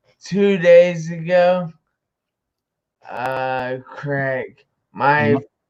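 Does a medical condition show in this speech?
Yes: traumatic brain injury.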